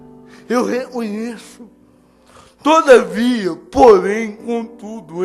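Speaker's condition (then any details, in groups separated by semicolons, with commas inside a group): Cerebral palsy; no speech as child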